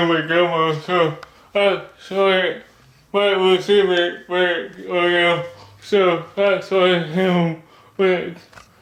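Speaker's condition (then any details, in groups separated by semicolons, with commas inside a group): Cerebral palsy; body affected; speech disability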